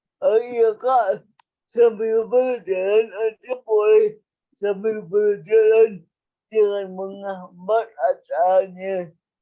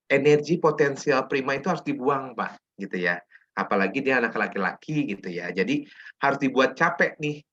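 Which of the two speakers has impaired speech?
The first: cerebral palsy.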